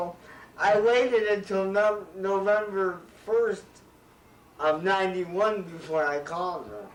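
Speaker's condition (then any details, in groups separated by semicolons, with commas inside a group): Cerebral palsy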